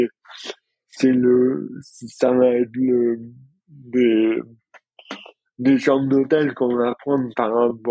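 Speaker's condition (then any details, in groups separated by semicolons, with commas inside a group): Dystonia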